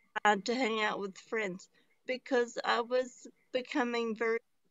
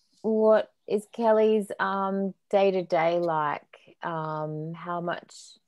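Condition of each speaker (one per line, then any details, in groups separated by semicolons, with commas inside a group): Traumatic brain injury; car crash; years after car crash; relearned talking
No condition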